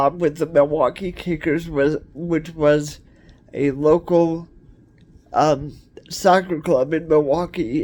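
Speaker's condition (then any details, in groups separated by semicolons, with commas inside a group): Cerebral palsy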